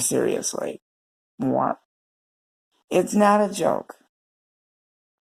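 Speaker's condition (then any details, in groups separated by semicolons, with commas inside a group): Cerebral palsy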